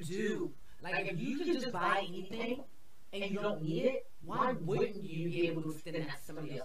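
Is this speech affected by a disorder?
No.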